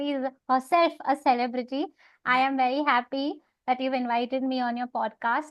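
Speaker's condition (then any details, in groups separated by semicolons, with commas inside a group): No condition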